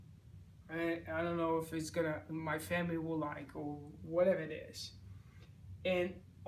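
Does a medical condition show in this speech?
No.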